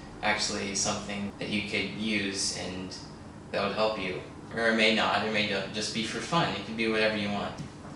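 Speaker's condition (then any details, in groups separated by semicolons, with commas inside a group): No condition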